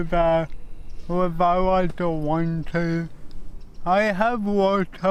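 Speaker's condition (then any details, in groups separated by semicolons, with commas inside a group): Cerebral palsy; speech improved over time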